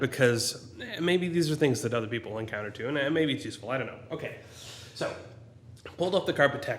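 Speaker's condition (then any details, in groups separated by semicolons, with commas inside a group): No condition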